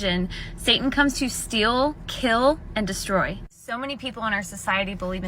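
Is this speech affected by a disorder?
No.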